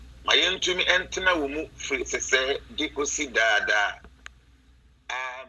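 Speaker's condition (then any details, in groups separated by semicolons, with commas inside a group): No condition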